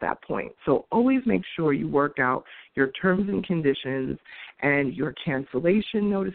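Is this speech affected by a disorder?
No.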